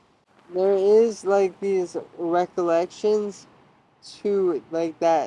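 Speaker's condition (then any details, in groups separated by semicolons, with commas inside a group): Traumatic brain injury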